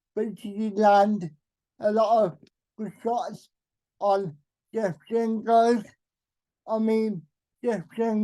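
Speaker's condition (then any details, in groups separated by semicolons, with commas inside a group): Cerebral palsy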